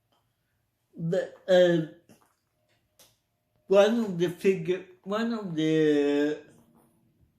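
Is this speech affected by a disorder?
Yes: cerebral palsy.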